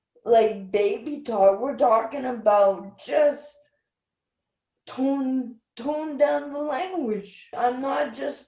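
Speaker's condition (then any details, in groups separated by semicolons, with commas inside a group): Cerebral palsy; speech impediment, can sound drunk on phone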